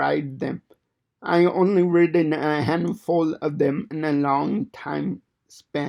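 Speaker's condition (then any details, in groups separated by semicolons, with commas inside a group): Cerebral palsy; fine motor impairment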